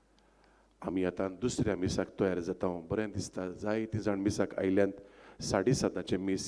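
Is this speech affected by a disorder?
No.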